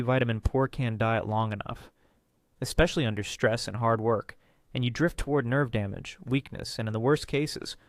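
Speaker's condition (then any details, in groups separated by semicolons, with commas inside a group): No condition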